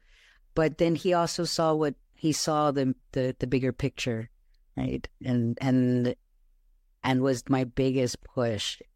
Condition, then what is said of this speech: Stuttering. When I speak, I do stutter, or I will pause, just as a light reminder for you